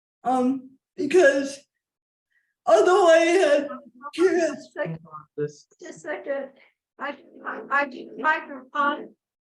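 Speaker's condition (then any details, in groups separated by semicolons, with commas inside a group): Cerebral palsy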